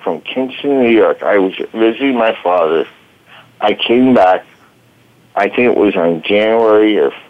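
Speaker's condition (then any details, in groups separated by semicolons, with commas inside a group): Voice box damage from tracheostomy; 1-2 week coma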